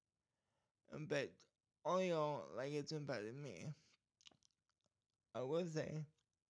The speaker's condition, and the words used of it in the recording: Cerebral palsy. You see, this encouraged me because, like I've said before on the podcast, I have a speech problem due to my cerebral palsy.